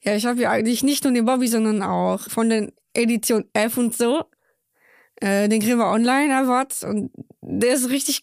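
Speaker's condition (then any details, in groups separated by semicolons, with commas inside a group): Down syndrome; congenital, born in Köln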